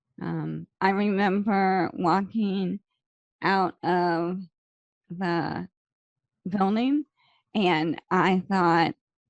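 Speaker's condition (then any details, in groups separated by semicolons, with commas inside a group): ALS; slow progressing form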